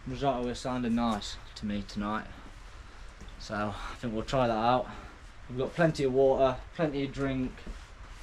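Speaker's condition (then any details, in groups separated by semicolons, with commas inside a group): No condition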